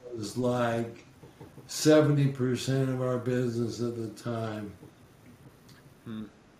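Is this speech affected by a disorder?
Yes: ALS; slurred speech, losing voice, still heard loud and clear.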